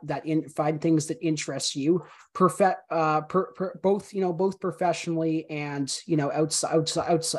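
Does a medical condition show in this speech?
Yes: stutter, severe; autism diagnosed around age 13 or 14, stutter linked to autism, unnoticed hand waving, eye contact difficulty; heavy stutter; here repeated sounds, prolonged sounds.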